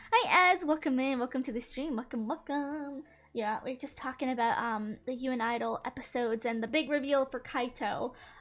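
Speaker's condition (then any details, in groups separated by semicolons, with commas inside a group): No condition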